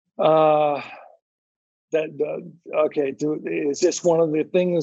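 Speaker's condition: Anomic aphasia after stroke; initially could neither understand nor speak, first year only 1,000-1,500 words, now word-finding problems

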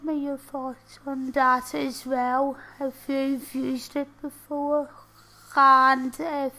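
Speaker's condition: Tracheostomy and ventilator dependent

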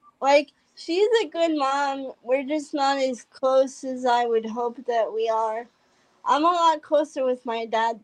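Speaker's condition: Cerebral palsy; congenital, drives electric wheelchair

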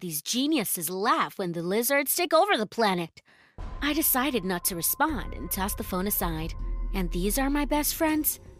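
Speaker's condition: No condition

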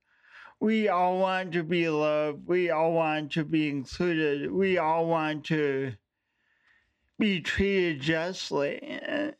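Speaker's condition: Speech impediment; since childhood, affects voice and coordination

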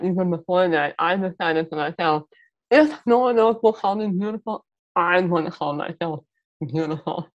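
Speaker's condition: Muscular dystrophy; power wheelchair user

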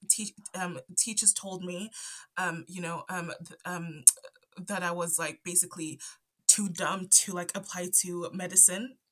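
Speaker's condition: Stutter; onset around age 5 after move from Zambia to UK, none before per parents, cause unknown; stutters here and there, stutter affects talking, often stays quiet to avoid stuttering; repeated sounds, prolonged sounds

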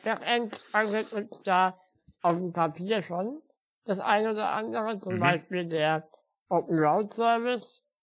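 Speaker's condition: Spinal muscular atrophy; uses wheelchair

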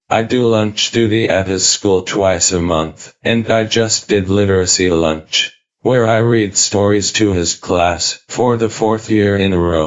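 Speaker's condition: ALS, speech-generating device; cannot speak

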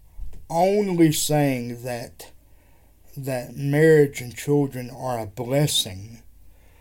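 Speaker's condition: Cerebral palsy; wheelchair user

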